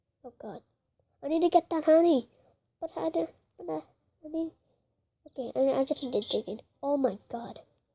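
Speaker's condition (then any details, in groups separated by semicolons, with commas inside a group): No condition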